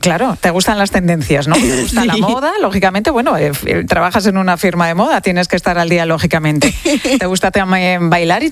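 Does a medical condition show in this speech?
No.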